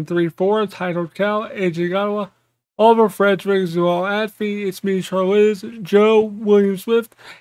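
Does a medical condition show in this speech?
Yes: cerebral palsy.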